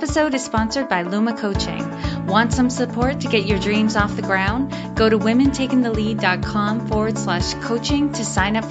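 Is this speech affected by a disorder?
No.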